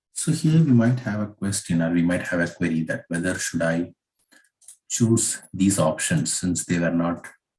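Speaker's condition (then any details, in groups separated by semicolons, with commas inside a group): No condition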